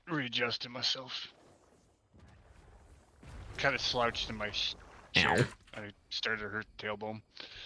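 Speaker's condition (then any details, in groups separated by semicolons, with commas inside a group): No condition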